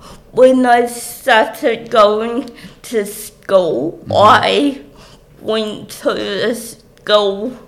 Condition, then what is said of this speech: Cerebral palsy. Um, so I use a wheelchair and my speech is also obviously treated, mm-hmm. and I have difficulty with coordination.